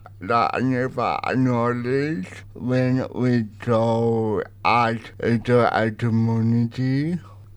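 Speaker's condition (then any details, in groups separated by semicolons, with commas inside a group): Cerebral palsy; uses light writer communication device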